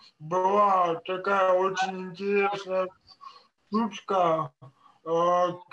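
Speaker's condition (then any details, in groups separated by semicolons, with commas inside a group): Cerebral palsy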